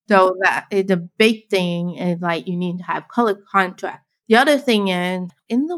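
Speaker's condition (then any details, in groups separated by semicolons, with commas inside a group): Deafblind, born deaf; narrowed visual field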